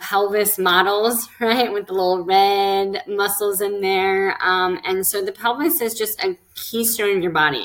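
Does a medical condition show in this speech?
Yes: cleft lip and palate; speech therapy.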